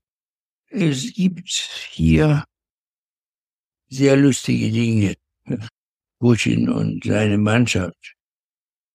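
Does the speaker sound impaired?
Yes: Parkinson's disease; enormous forgetfulness; severe forgetfulness; forgets words mid-sentence.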